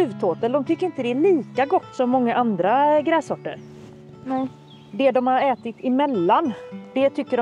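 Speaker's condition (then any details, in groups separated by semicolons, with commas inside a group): No condition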